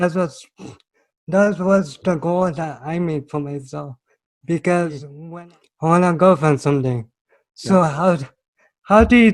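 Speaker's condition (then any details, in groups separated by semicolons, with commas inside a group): Cerebral palsy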